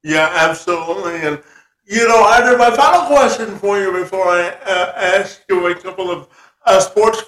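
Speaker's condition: Spastic quadriplegia cerebral palsy, severe

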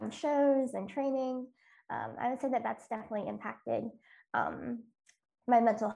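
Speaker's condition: Cleft lip and palate

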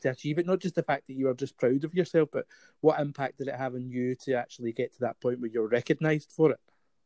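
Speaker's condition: No condition

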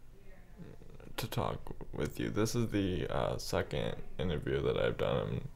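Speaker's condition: Cerebral palsy; spastic quadriplegia, tight muscles, cannot walk typically, uses walker or gait trainer, describes smaller form

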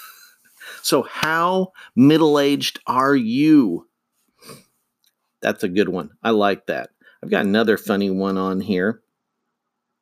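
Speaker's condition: No condition

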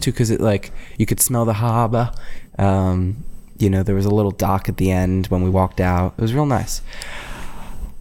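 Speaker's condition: No condition

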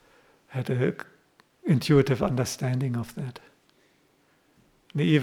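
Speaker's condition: No condition

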